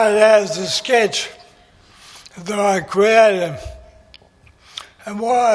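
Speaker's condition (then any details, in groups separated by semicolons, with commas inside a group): MND; voice is going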